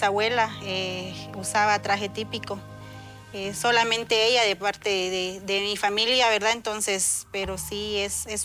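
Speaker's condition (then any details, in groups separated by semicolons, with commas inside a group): No condition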